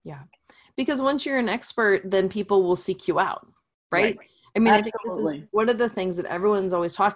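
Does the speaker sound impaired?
No.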